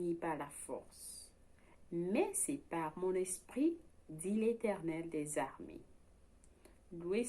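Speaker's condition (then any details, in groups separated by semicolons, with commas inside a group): No condition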